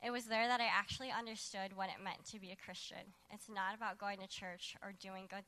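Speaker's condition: Cleft lip and palate

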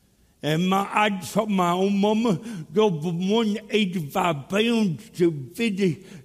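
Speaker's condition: Cerebral palsy; born dead first 18 minutes of life

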